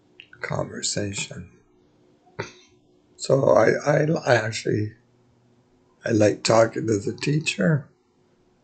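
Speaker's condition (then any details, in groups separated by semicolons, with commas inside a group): Multiple sclerosis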